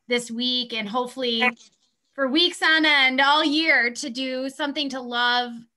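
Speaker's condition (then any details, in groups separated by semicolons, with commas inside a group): No condition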